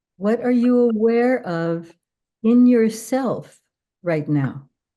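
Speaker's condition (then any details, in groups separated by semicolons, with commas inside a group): No condition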